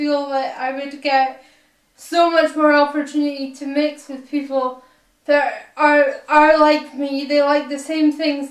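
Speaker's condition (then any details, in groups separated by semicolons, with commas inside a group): Cerebral palsy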